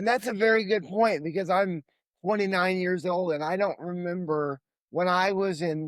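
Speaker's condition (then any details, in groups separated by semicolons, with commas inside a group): Cerebral palsy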